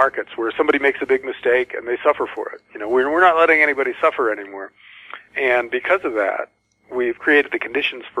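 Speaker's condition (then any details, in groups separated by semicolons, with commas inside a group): No condition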